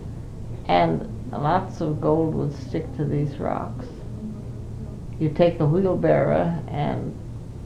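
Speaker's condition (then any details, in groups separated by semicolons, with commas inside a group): Parkinson's disease; Parkinson's for 5 years, not very able to do much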